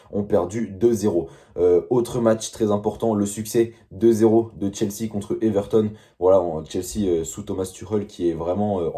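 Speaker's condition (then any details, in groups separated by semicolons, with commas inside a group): No condition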